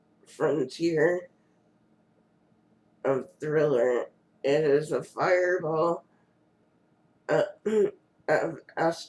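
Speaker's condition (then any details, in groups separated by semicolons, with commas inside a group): Cerebral palsy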